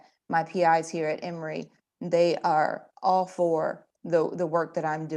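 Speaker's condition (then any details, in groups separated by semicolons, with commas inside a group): No condition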